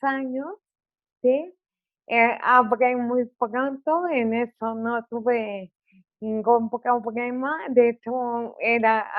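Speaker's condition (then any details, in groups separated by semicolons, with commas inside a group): Cerebral palsy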